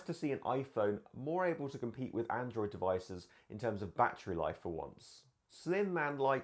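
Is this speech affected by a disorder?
No.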